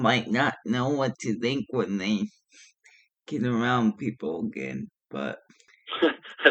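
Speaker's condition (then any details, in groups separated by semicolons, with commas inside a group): Cerebral palsy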